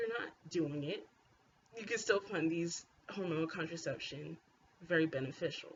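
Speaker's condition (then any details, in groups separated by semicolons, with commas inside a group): No condition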